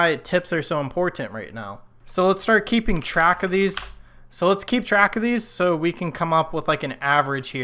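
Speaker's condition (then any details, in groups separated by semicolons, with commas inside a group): No condition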